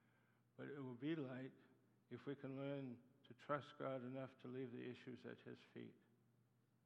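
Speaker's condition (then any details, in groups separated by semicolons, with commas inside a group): Parkinson's disease; Parkinson's attacks muscles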